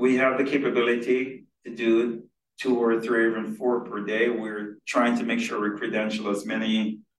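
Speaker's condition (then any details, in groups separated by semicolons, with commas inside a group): No condition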